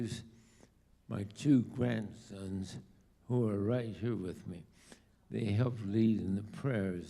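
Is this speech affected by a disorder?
Yes: ALS.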